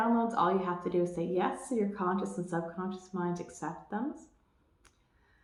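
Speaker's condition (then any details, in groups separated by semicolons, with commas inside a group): No condition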